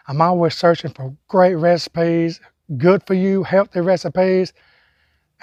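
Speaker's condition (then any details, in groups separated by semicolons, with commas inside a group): No condition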